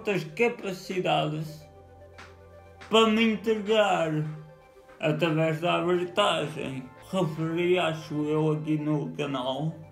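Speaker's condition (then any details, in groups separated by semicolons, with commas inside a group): Cerebral palsy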